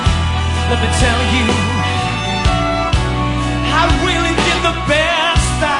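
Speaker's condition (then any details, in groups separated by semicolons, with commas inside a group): No condition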